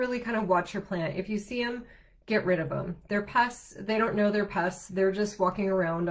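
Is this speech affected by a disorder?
No.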